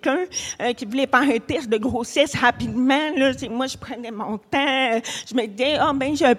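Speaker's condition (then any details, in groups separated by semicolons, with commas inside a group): Hard of hearing; deafness, cochlear implant, implant removed at night and kept in dehumidifier box, no hearing without implant, most of family deaf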